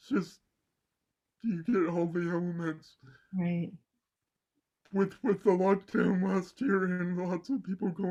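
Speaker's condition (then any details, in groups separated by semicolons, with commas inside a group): Cerebral palsy; mild left side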